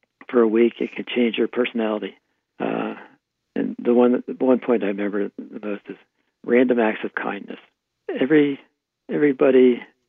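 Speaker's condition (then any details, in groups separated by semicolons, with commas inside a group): Parkinson's disease; right hand tremor at onset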